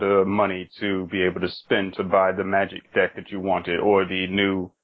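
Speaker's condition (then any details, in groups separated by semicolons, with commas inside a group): No condition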